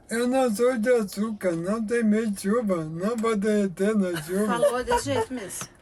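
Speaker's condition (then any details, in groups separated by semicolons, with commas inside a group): Amyotrophic lateral sclerosis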